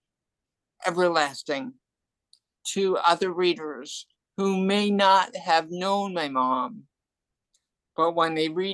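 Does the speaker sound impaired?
Yes: cerebral palsy and hearing loss; hearing loss from birth, wobbly gait, poor hearing, broke leg on stage, emergency surgery.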